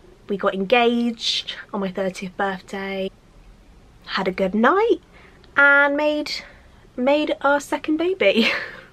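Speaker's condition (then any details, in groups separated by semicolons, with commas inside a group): No condition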